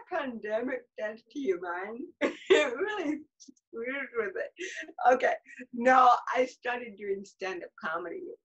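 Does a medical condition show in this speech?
Yes: cerebral palsy.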